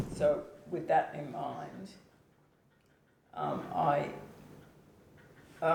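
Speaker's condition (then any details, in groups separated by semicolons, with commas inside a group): ALS/MND; onset foot drop, later tongue and speech involvement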